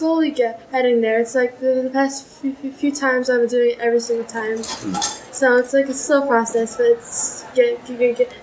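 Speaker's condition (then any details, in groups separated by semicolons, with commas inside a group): Stuttering; younger brother also stutters, speech therapy with Lee and school therapy, former fluency techniques, earlier much struggle; age 16, stutters openly, no fluency goal, no longer uses speech techniques or tools; stuttering same amount as before but less effortful, varies over time, neither better nor worse; repeated sounds, repeated words, prolonged sounds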